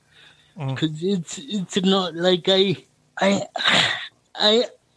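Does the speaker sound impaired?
Yes: cerebral palsy; speaking time predictable on stage.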